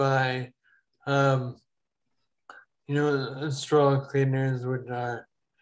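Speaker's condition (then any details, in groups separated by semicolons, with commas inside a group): Ataxia; falls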